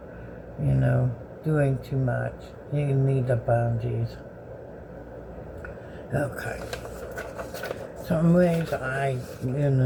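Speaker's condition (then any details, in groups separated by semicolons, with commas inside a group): Bell's palsy; severe left-sided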